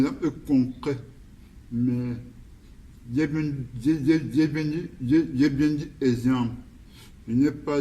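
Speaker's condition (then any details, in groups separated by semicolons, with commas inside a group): Cerebral palsy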